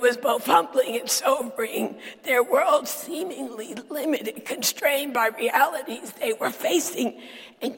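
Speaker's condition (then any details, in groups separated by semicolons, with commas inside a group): Dysphonia; sultry voice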